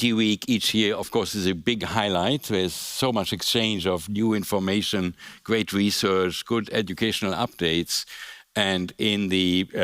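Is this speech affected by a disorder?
No.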